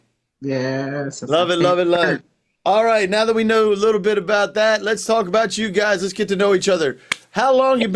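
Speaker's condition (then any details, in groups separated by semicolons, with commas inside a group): No condition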